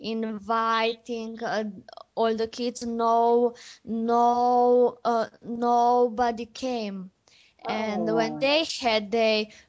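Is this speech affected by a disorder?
Yes: stuttering; onset at age 4, voice changed suddenly about half year before onset, speech therapy three times without change; stutters for over 20 years, still stutters; stuttering with repeated phrases and part-words, self-corrections; here repeated sounds, prolonged sounds.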